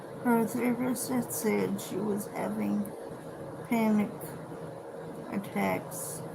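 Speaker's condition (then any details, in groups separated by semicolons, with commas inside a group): Cerebral palsy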